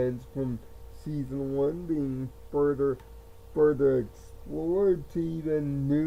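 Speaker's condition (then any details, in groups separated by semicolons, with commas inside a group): Cerebral palsy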